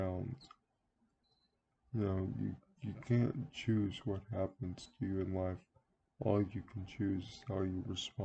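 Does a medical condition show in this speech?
Yes: cerebral palsy; speaks relatively well.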